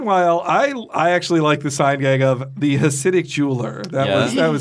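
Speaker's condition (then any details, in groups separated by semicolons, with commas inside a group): No condition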